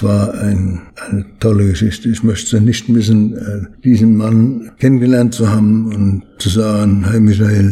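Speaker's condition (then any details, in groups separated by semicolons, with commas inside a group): Parkinson's disease; needs much training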